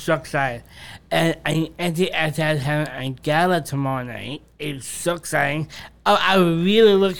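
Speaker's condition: Down syndrome; trouble talking when young

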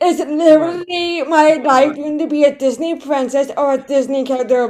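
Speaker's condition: Cerebral palsy, right side

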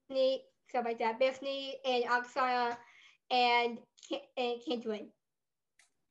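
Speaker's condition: Down syndrome; adult with Down syndrome

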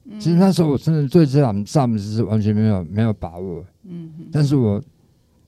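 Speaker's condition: Tongue cancer, stage 4 tongue cancer and parotid cancer; now speaks clearly

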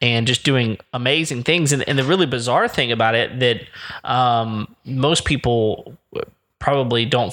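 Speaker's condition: No condition

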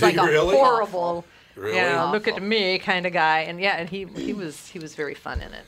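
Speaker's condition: No condition

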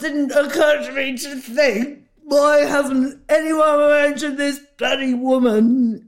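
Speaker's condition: Huntington's disease; learned father's diagnosis at 39

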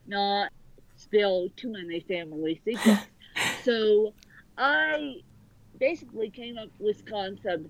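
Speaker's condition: Cerebral palsy; affects both sides of body

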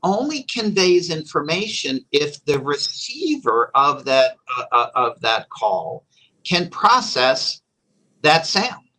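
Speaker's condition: No condition

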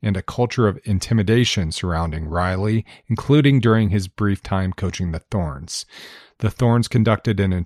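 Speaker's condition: No condition

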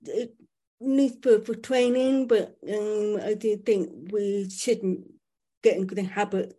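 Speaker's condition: Profoundly deaf, born profoundly deaf; profound deafness from birth, lip reading main communication, some British Sign Language (BSL), not fluent; relies on lip reading, needs people facing and speaking normally, no over-enunciating or shouting

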